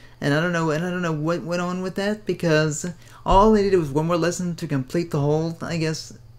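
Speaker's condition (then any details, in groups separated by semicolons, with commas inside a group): Cerebral palsy; speaks fast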